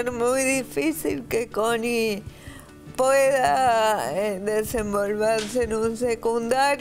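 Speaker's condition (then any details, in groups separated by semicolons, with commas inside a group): Cerebral palsy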